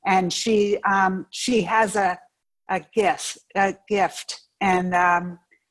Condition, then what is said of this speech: Aphasia. I have aphasia and people might are they're probably wondering why i sound a little different